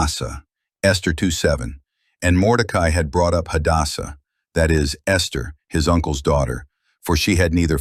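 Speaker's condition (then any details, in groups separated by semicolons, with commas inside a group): No condition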